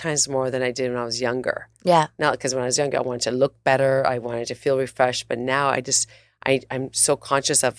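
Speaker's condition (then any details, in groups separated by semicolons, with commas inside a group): No condition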